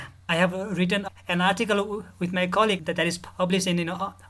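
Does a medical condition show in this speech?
Yes: stammering; taking action on it; may be difficult for listeners to follow; here repeated sounds.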